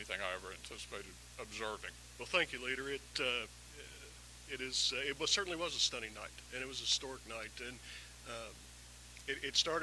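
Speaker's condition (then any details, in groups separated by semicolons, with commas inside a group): No condition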